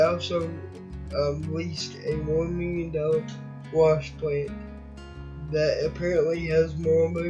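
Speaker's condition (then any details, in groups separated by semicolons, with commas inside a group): Cerebral palsy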